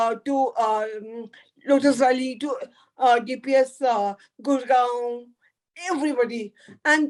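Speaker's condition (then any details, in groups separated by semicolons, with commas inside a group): Cerebral palsy; could not talk in early childhood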